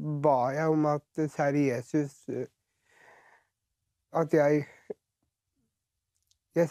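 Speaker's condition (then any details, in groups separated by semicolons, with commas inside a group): Down syndrome; present since birth; age 43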